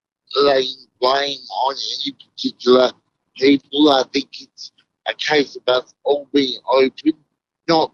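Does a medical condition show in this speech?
Yes: cerebral palsy.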